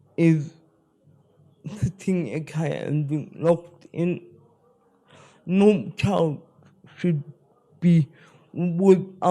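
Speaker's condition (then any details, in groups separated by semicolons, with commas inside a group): Spastic cerebral palsy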